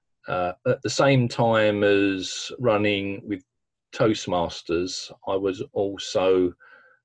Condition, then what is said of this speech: Stuttering. Yeah, I can still stammer. I can still stumble. But it's completely manageable.